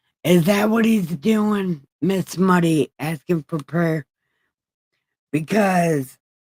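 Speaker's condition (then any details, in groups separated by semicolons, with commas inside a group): Brain injury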